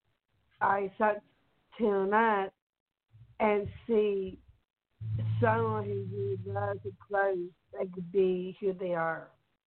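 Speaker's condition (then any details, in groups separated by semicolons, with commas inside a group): Down syndrome; from birth; young woman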